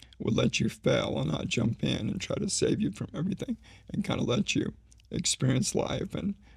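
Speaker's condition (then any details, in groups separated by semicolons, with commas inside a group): ALS; slowly progressing form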